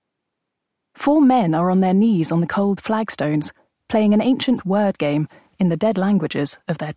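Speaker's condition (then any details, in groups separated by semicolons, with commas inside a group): No condition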